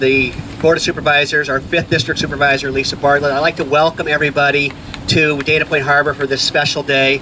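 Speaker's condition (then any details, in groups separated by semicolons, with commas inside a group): No condition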